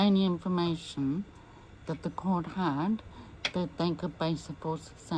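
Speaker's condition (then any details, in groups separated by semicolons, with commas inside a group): MND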